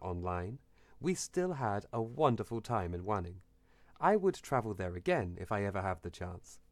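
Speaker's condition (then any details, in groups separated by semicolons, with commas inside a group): No condition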